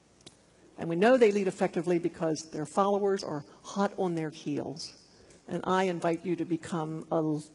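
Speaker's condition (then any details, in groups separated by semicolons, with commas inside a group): No condition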